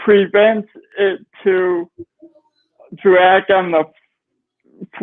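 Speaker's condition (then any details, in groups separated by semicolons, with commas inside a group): Cerebral palsy; nonverbal at age 3, speech therapy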